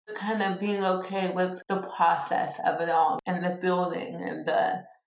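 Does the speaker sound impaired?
Yes: cerebral palsy; speech impediment, people sometimes ask about it.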